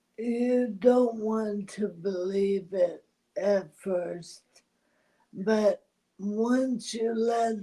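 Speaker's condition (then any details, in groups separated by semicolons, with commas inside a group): ALS; voice strains with talking, needs voice rest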